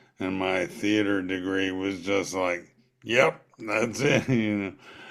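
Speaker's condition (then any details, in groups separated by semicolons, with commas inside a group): ALS; voice retained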